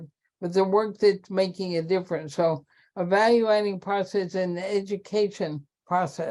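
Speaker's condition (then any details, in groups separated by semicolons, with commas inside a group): ALS; terminal, cannot handwrite, can still type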